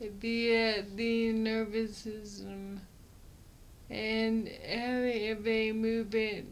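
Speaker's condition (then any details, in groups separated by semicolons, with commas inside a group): Friedreich's ataxia; hereditary, defective gene; wheelchair user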